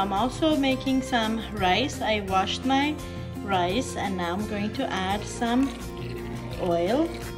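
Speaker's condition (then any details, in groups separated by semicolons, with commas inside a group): No condition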